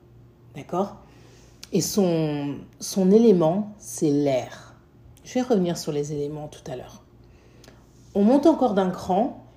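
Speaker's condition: No condition

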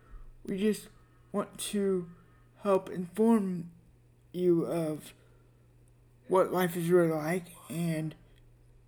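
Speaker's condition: Spastic quadriplegic cerebral palsy; uses wheelchair for everything, unable to walk, diagnosed at young age; breathes on own without any support, eats and feeds self

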